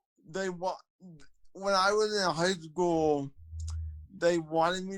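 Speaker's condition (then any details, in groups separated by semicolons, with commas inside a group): Cerebral palsy, spastic quadriplegia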